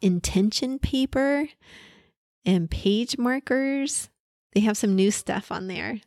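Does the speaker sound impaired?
No.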